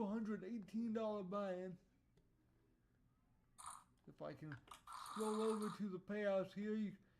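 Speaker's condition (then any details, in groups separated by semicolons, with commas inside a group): Cerebral palsy; voice tone sometimes odd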